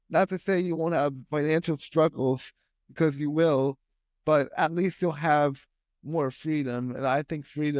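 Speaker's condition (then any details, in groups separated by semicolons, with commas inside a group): Spastic quadriplegic cerebral palsy; extreme stiffness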